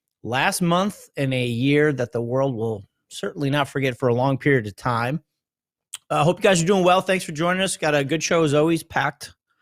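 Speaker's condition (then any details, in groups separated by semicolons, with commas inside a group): No condition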